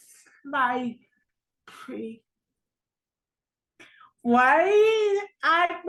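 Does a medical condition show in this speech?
Yes: cerebral palsy.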